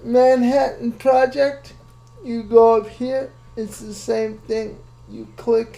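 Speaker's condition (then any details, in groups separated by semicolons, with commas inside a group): Cerebral palsy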